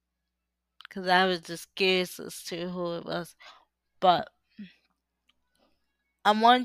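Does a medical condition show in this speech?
Yes: cerebral palsy; uses power wheelchair.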